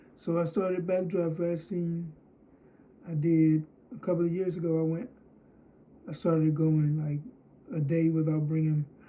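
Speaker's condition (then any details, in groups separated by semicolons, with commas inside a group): Cerebral palsy, spastic diplegia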